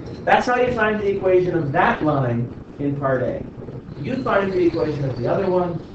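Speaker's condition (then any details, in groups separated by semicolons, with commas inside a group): No condition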